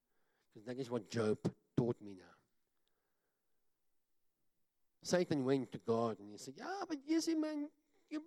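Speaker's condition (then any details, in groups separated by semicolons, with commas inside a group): Cleft palate; talks funny, self-described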